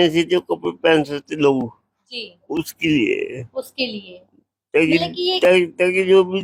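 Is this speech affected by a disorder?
Yes: cerebral palsy.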